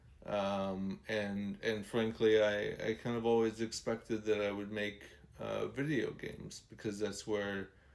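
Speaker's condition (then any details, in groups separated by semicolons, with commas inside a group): ALS; speech and other muscles deteriorating; muddied slurred speech, hard to speak for long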